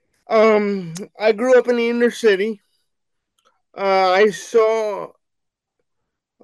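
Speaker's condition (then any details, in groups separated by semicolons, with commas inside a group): Cerebral palsy; wheelchair bound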